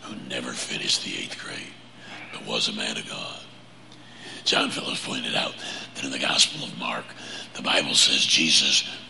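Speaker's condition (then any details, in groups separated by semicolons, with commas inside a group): Laryngeal cancer; prior chemo and radiation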